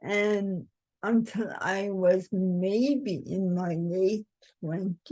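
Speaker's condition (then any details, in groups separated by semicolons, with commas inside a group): Cerebral palsy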